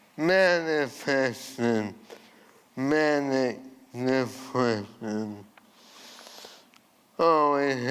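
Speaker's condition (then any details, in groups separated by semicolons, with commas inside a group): ALS; voice changed from earlier resonant voice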